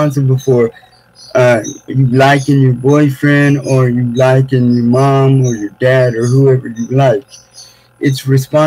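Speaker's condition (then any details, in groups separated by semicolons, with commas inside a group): Cerebral palsy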